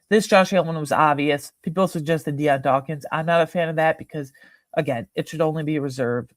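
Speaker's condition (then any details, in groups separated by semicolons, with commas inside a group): No condition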